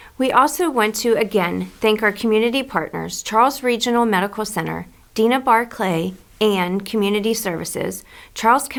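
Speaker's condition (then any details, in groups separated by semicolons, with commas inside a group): No condition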